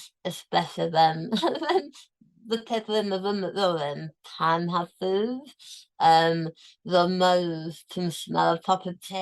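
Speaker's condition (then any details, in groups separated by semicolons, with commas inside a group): Tongue cancer, tongue removed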